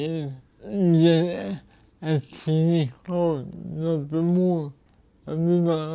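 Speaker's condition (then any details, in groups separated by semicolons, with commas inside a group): Cerebral palsy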